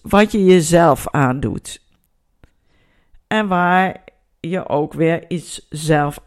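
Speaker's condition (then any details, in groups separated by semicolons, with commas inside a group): No condition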